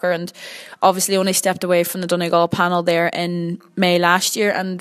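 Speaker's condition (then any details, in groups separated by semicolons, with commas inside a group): No condition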